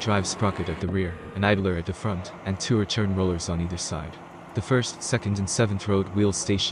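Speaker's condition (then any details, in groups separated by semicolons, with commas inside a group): No condition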